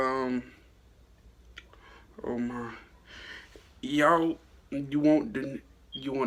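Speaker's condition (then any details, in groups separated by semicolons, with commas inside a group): No condition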